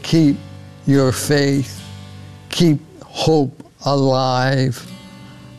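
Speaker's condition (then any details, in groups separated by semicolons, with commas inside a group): ALS; progressive ALS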